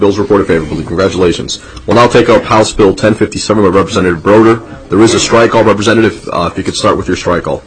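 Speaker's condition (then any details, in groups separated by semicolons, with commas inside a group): No condition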